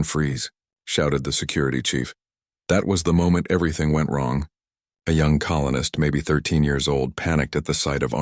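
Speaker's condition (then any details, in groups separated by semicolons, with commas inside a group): No condition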